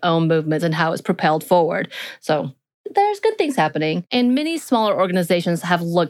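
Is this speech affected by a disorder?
No.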